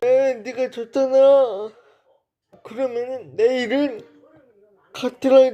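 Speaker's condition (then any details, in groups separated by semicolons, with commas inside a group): Brain lesion disability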